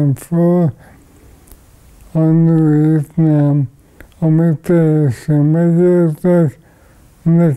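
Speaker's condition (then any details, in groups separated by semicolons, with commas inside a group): ALS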